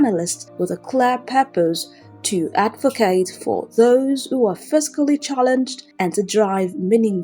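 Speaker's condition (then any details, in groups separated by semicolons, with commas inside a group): No condition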